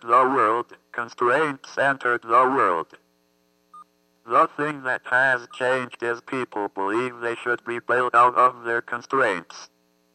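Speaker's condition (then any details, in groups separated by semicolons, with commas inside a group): Athetoid cerebral palsy; communication box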